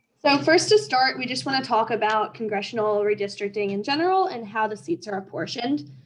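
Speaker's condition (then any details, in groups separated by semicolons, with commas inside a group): No condition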